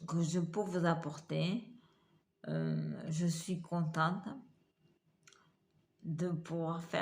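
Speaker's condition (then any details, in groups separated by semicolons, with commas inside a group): Multiple sclerosis; uses wheelchair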